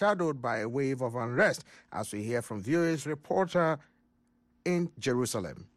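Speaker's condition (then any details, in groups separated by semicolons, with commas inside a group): No condition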